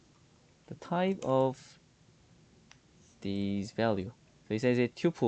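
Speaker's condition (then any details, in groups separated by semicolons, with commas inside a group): No condition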